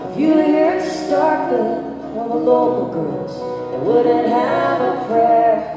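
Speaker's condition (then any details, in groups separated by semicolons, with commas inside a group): No condition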